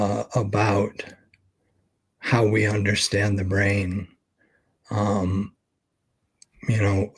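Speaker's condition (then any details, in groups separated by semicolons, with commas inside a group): ALS; expects to lose voice very soon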